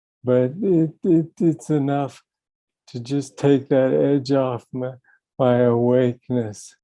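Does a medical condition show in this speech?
Yes: young onset Parkinson's disease.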